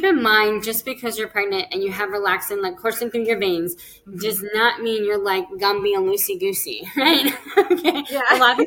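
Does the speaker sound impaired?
Yes: cleft lip and palate; speech therapy.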